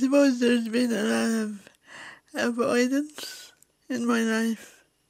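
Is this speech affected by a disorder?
Yes: cerebral palsy.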